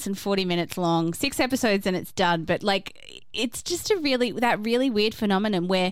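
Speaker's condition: No condition

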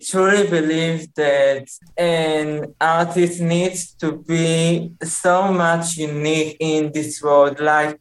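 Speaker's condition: Stuttering; stutters in every sentence; prolonged sounds

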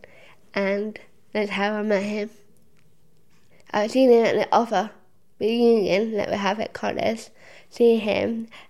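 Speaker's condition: Down syndrome; had operation for hole in the heart; says Down syndrome barely affects her, gets support from personal assistant

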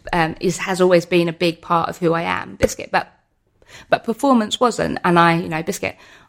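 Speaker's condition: Tourette's; vocal and motor tics, wheelchair user, tics vary unpredictably, worsen with heightened emotion; sausage, hedgehog, cats, beans, swearing and random phrases interrupting speech

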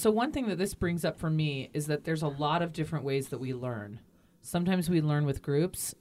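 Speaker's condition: No condition

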